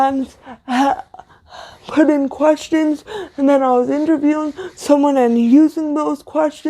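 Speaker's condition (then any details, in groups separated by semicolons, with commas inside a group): Cerebral palsy, severe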